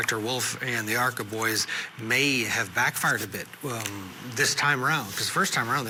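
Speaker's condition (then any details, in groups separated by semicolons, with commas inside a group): No condition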